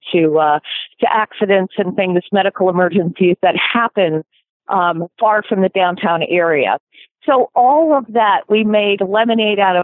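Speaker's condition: No condition

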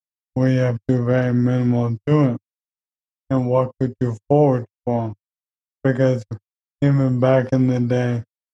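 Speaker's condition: ALS; harder to talk and be understood

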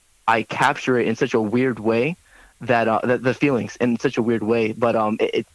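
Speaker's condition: No condition

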